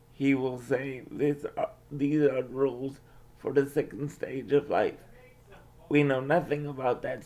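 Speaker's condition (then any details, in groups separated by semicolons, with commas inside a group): Cerebral palsy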